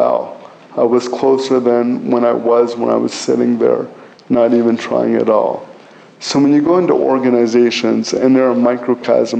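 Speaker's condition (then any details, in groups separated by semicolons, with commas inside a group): Cerebral palsy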